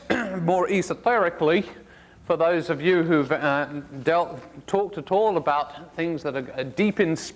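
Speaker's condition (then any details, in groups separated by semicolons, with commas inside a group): No condition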